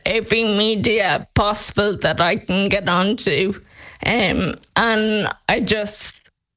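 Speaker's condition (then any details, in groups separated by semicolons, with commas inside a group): Friedreich's ataxia; diagnosed at age 12, progressive neurological condition, Skyclarys not funded by HSE drugs group; speech deteriorating, voice banking on software for couple of hours, offered synthetic voices, expects voice loss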